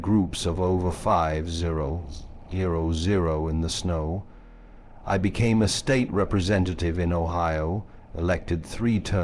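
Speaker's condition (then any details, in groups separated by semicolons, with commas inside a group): No condition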